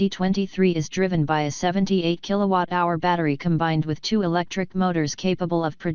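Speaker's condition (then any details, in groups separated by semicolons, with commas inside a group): No condition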